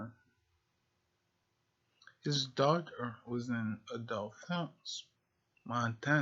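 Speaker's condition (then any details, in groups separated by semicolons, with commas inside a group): Multiple sclerosis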